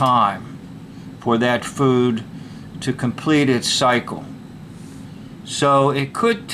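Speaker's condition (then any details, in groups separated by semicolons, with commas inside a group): No condition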